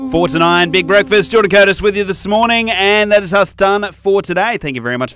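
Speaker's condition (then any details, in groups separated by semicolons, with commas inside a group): No condition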